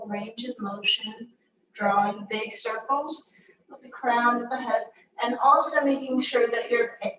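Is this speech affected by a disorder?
No.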